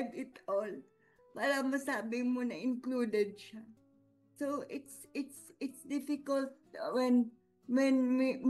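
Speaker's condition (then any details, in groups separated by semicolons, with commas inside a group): Cerebral palsy; speaking effortful, some difficulty talking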